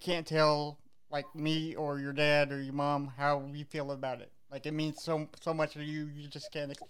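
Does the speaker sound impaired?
Yes: cerebral palsy; visible physical disability.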